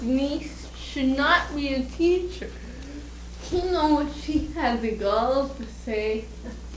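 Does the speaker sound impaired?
Yes: cerebral palsy; slurred, unintelligible when excited.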